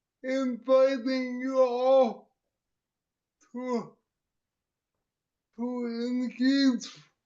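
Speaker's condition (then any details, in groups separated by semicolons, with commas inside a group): Cerebral palsy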